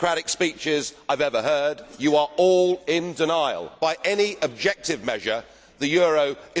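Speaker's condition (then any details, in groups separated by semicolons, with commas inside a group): No condition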